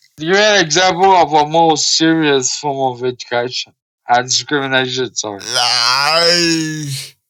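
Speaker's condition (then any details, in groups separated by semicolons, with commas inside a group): Cerebral palsy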